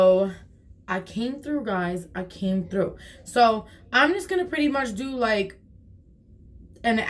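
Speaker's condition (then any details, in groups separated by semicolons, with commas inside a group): No condition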